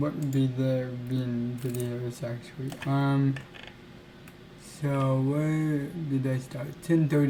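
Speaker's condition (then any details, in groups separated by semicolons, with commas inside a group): Cerebral palsy; affects legs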